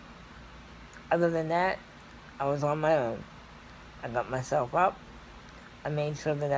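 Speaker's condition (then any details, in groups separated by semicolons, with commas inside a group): Cerebral palsy; scoliosis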